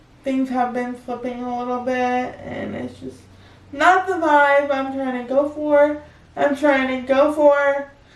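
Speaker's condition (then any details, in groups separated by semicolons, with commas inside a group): Cerebral palsy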